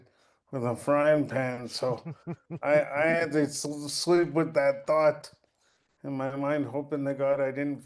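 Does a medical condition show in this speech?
Yes: cerebral palsy.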